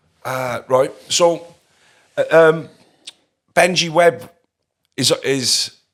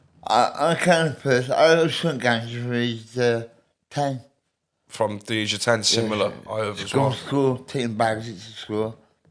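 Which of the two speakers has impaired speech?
The second: medication-induced speech impediment; caused by excessive prescribed medication doses; on medication about 50 years, since age 16-17; hard to understand, struggles with some words, still affected.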